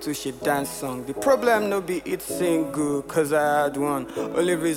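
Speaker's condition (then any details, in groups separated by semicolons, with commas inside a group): No condition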